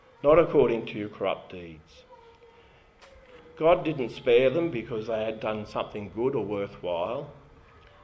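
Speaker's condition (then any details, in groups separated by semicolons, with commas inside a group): No condition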